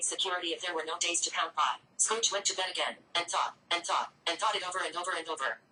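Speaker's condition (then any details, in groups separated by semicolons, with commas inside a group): No condition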